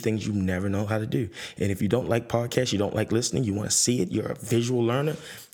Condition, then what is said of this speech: No condition.